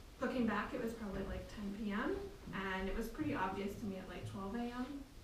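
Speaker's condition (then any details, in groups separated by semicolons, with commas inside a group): No condition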